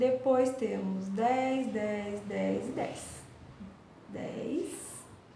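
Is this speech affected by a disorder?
No.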